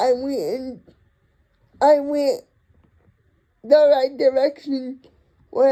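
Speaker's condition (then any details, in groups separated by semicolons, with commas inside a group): Cerebral palsy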